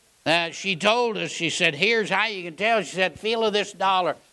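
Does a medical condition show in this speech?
No.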